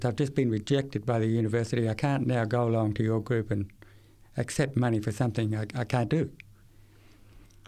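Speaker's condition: Severe to profound hearing loss, acquired, from meningitis at age 8; decades since onset, uses hearing aids, struggles to follow fast speech and lecturers facing away

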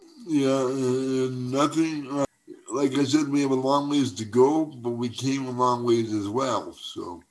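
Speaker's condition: Cerebral palsy; cerebral palsy from birth, uses wheelchair for mobility

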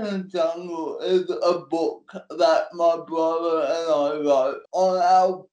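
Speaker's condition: Cerebral palsy; manual wheelchair

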